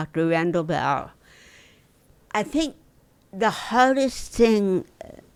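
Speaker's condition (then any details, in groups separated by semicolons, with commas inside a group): Dystonia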